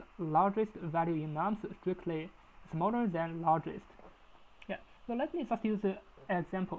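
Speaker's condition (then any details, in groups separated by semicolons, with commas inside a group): No condition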